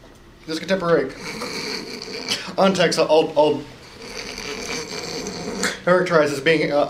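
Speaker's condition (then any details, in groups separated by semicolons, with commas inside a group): Stuttering; stutters during talk, breaks off mid-sentence, restarts and repeats phrase afterward; blocks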